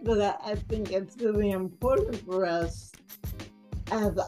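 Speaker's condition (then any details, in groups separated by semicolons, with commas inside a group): Cerebral palsy; mildly affects speaking and gait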